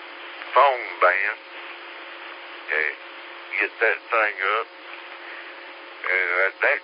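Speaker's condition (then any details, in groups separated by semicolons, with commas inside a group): Slurred speech; takes 17 different medications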